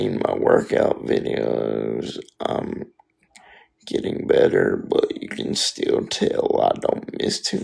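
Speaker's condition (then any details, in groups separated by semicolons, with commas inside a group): Spastic quadriplegic cerebral palsy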